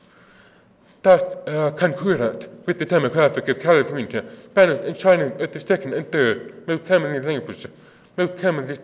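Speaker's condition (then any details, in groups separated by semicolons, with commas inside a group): Deafness; deaf accent, offers to repeat if not understood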